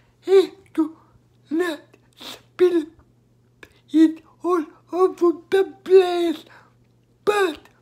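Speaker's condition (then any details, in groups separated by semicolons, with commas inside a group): Cerebral palsy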